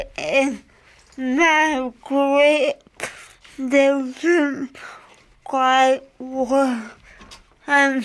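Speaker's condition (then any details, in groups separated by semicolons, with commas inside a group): Cerebral palsy; from birth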